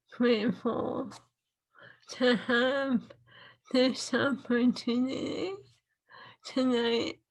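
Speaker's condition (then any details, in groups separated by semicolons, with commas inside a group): ALS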